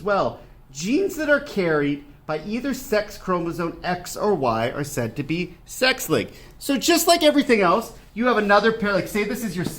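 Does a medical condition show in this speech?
No.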